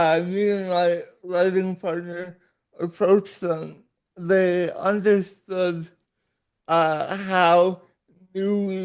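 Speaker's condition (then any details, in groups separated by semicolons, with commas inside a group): Cerebral palsy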